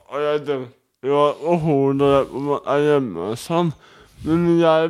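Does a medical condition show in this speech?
Yes: cerebral palsy; wheelchair user.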